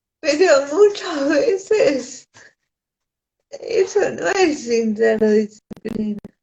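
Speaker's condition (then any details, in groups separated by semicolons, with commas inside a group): Cerebral palsy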